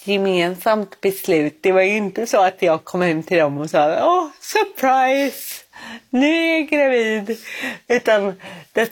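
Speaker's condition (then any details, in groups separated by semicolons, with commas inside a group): Cerebral palsy; born without heartbeat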